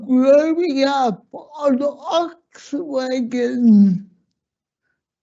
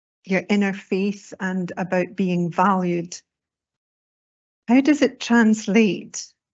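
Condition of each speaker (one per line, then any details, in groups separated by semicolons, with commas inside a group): Slurred speech; cerebral palsy from birth malpractice
No condition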